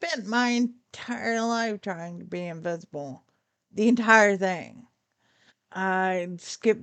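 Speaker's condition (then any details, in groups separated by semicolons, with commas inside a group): Friedreich's ataxia; affected, worse late at night with worse ataxia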